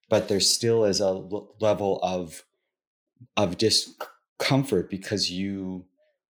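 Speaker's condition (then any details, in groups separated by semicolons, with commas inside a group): Stuttering; stuttering since childhood; stutters throughout interview; allows stuttering rather than trying to be fluent; repeated words, prolonged sounds, blocks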